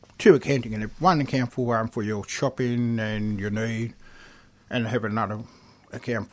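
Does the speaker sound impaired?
Yes: deafness; struggles when people talk quickly.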